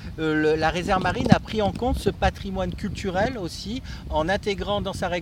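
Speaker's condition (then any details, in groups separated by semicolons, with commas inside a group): No condition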